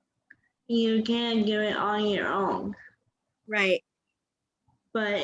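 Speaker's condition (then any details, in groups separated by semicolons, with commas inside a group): Cerebral palsy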